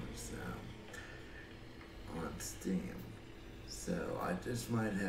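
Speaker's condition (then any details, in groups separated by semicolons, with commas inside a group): Cerebral palsy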